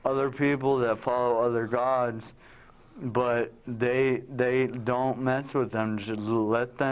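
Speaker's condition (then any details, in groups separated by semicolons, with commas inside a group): Traumatic brain injury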